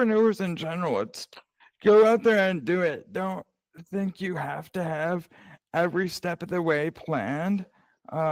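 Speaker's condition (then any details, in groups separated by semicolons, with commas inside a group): Cerebral palsy; present from birth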